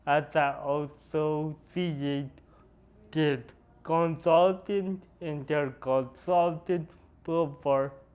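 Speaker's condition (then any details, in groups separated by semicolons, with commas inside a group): Cerebral palsy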